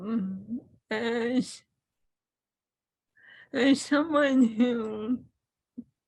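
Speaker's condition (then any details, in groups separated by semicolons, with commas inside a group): ALS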